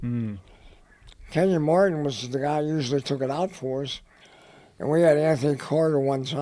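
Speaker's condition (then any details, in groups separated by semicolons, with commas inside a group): Head and neck cancer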